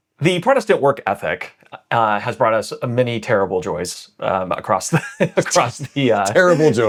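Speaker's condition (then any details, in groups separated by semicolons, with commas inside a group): No condition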